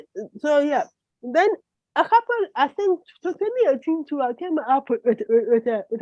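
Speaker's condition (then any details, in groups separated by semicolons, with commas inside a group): Cerebral palsy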